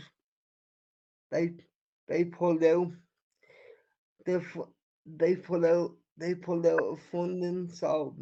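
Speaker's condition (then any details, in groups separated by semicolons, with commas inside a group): Cerebral palsy; wheelchair user since childhood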